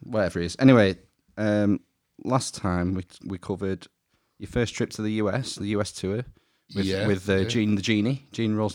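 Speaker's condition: No condition

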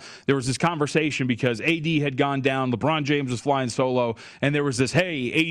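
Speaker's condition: No condition

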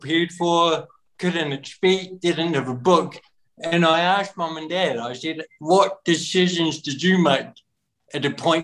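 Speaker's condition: Cerebral palsy; cerebral palsy since birth

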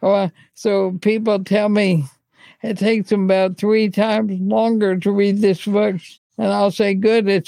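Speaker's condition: ALS; thinking unaffected

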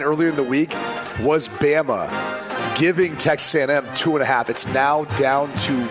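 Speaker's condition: No condition

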